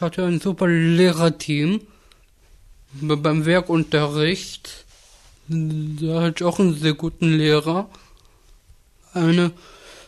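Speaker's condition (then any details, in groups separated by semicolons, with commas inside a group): Down syndrome; trisomy 21, present from birth, physiotherapy from 5 weeks old, then motor therapy, later speech therapy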